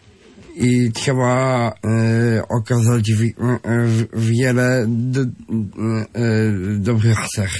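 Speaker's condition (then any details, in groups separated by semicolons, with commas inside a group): Down syndrome; adult, 27 years old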